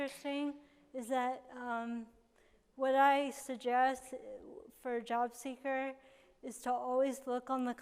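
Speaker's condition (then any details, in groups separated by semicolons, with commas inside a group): Cerebral palsy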